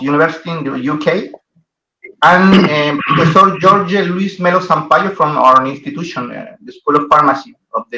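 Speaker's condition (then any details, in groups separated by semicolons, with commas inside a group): No condition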